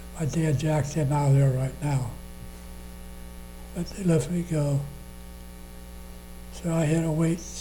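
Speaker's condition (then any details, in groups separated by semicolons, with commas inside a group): Parkinson's disease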